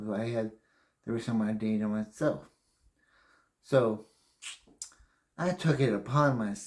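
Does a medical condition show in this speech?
Yes: brain injury; memory greatly affected.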